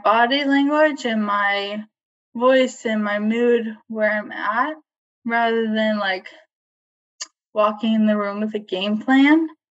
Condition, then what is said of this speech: ALS (motor neuron disease). But yeah, I feel like in some ways, sorry, I'm getting ready to lose my voice.